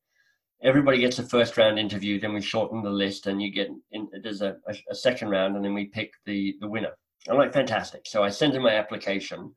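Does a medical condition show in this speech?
Yes: cleft lip and palate, mild; congenital cleft lip and palate, palate crevice, operated on in early childhood, flattened face and top lip, father and brother affected; slight speech disability audible in voice, self-described minor form.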